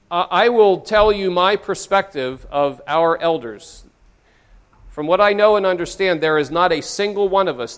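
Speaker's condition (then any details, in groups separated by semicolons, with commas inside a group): No condition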